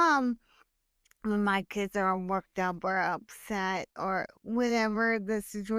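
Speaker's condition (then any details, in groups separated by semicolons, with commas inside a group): Cerebral palsy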